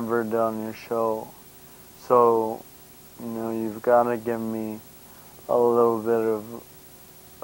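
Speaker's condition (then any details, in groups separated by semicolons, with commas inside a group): Brain injury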